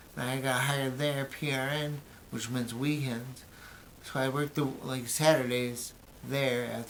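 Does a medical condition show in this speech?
Yes: brain injury; memory greatly affected.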